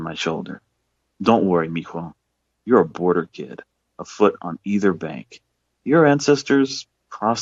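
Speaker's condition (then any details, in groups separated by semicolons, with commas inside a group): No condition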